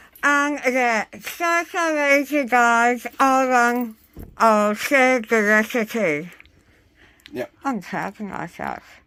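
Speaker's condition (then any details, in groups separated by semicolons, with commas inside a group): Jaw cancer surgery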